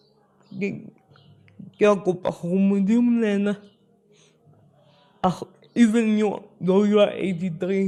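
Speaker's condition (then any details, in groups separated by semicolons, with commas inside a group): Spastic cerebral palsy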